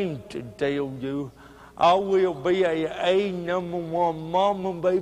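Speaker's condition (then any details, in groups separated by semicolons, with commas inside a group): Cerebral palsy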